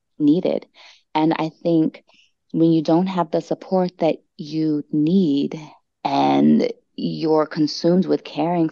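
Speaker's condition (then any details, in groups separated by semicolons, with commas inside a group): Stuttering; prolonged sounds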